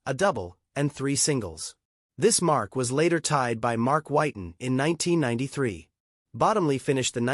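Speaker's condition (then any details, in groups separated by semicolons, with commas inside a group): No condition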